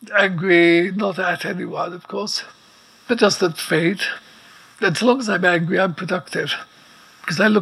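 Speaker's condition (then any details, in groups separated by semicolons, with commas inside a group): ALS; about two years since diagnosis, plastic nasal pump behind neck sets breaths, respirator, no pain, writes by dictation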